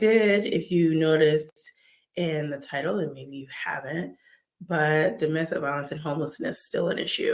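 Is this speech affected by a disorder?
No.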